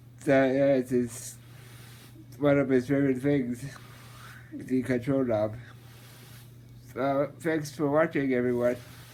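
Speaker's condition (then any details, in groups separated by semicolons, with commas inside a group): Muscular dystrophy, Duchenne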